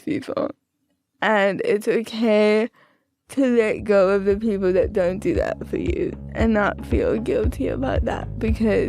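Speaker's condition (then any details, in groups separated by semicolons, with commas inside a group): Cerebral palsy, spastic quadriplegia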